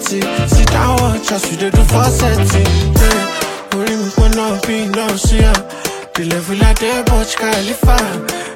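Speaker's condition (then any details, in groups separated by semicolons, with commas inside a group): No condition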